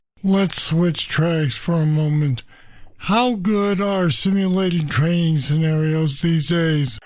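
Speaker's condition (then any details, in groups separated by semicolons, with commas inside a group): Parkinson's disease; deep brain stimulators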